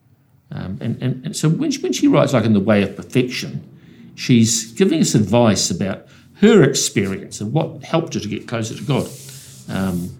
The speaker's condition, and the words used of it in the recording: None; typical speech.